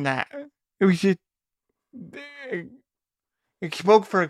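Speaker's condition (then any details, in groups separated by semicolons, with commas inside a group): Cerebral palsy; draw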